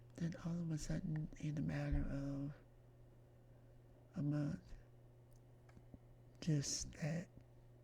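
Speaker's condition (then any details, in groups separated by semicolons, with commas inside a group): Myasthenia gravis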